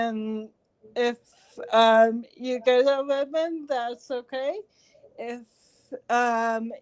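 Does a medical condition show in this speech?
Yes: cerebral palsy; since birth.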